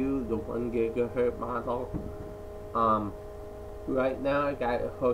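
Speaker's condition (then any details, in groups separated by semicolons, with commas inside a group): Cerebral palsy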